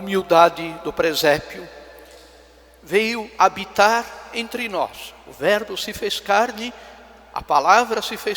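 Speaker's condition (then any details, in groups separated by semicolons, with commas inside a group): No condition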